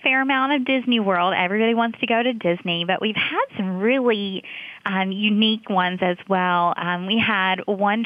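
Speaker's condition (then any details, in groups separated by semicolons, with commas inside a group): No condition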